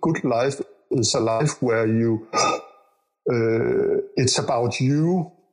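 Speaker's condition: Stuttering; developmental stutter since learning to talk, in youth some years almost unable to speak; still stutters, sometimes hard, last half year working with American Institute of Stuttering; stuttering unpredictable; prolonged sounds

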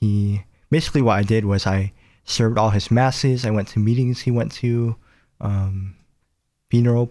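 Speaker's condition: Cleft palate; nose and lip

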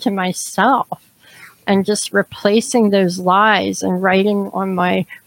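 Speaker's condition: Cleft palate, severe; unclear speech at school age

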